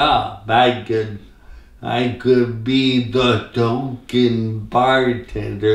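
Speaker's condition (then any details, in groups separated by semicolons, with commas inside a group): Traumatic brain injury (pontine cavernoma)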